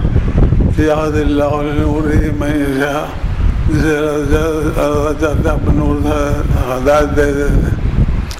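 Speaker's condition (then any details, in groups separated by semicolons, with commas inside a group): Difficulty speaking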